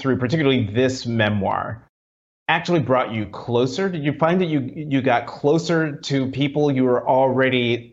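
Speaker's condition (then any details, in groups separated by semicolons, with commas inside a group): No condition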